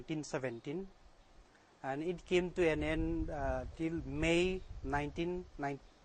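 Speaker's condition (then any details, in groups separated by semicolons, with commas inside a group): No condition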